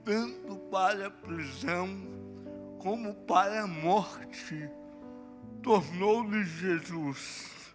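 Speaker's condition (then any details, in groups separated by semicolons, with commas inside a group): Cerebral palsy; no speech as child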